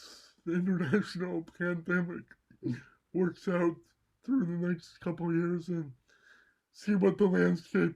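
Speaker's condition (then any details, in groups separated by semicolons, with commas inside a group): Cerebral palsy, mild; vocal and speech impairments, voice not normal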